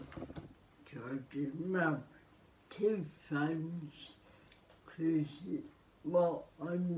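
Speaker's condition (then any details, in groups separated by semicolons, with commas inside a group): Cerebral palsy; spastic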